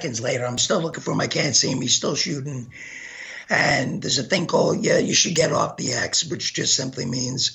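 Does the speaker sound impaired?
Yes: gunshot injury to voice box; bullet still lodged behind carotid artery.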